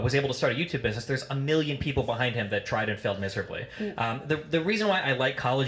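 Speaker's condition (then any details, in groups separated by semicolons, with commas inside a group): No condition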